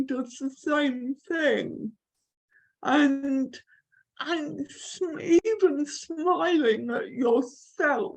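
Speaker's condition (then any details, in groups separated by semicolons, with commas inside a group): Cerebral palsy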